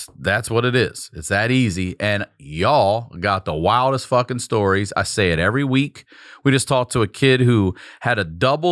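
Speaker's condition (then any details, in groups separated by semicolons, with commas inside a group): No condition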